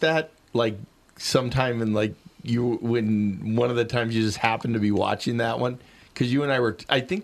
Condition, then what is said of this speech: None; typical speech.